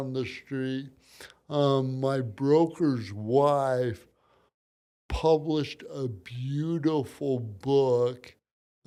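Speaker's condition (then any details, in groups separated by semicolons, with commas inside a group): Cerebral palsy; from birth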